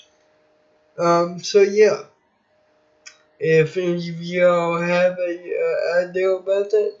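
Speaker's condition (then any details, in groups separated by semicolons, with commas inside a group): Cerebral palsy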